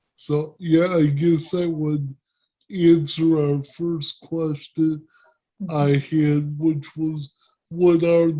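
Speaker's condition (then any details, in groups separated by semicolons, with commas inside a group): Cerebral palsy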